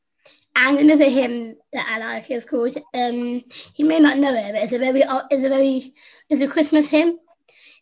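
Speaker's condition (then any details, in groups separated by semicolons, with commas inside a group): Down syndrome; adult woman, 25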